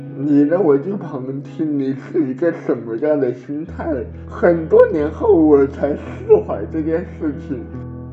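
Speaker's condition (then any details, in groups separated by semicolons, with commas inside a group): Cerebral palsy; over ten minutes of resuscitation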